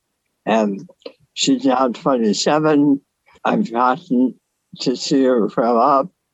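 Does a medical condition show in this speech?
Yes: oral cancer salvage surgery, partial tongue, mandible and soft palate resection; 12-hour salvage surgery, MD Anderson, removed left lower jawbone, esophageal nerves, soft palate hole; severe dysphagia since salvage surgery, supraglottal swallow, Tongometer tongue training for safer swallow and articulation.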